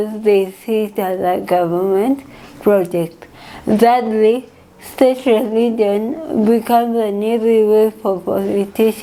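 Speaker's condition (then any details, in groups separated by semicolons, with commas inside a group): Cerebral palsy; from birth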